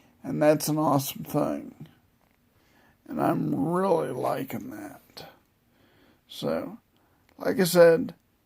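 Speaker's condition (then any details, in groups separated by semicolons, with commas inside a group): Multiple sclerosis; wheelchair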